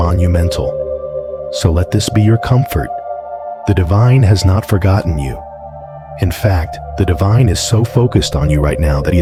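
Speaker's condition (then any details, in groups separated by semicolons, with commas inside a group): No condition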